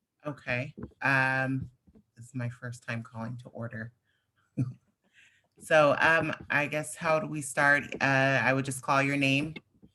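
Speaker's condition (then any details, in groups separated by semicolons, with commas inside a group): No condition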